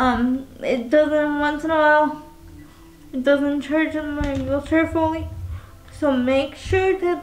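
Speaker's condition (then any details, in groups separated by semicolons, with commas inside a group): Cerebral palsy, spastic quadriplegic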